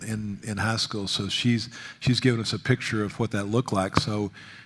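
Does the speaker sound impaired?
No.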